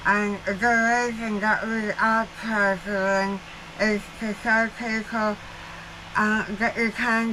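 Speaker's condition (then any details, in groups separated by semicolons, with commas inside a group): Jaw cancer surgery; jaw cancer surgery, tracheostomy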